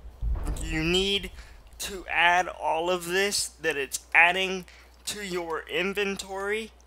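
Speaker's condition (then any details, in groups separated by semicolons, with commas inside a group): Cerebral palsy, mild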